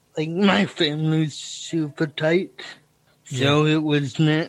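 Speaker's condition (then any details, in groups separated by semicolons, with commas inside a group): Cerebral palsy; speaking time predictable on stage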